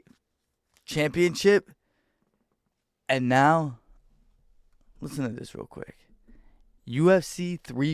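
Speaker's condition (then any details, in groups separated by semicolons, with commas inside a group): No condition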